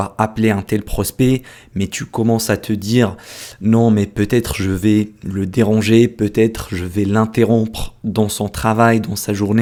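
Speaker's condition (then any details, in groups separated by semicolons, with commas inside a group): No condition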